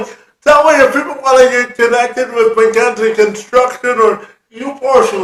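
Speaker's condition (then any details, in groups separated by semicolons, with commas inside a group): Cerebral palsy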